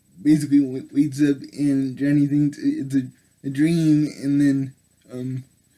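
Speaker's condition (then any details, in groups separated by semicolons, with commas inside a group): Cerebral palsy; able to speak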